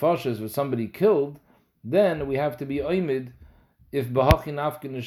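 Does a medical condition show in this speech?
No.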